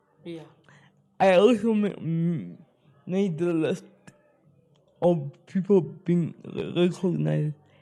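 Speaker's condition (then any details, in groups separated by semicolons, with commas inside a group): Spastic cerebral palsy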